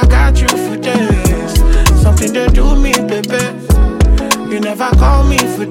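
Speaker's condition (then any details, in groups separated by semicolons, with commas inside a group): No condition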